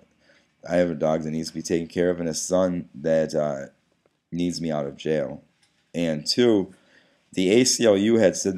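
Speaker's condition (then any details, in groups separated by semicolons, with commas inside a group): No condition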